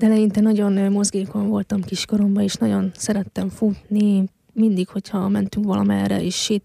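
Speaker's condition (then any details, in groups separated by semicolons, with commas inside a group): Hearing loss since birth; congenital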